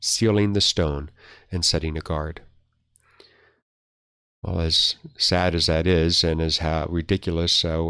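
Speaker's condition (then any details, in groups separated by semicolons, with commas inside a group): No condition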